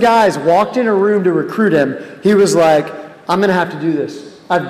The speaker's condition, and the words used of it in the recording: None; typical speech.